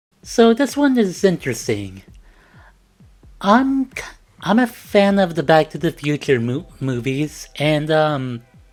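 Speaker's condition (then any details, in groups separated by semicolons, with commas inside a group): No condition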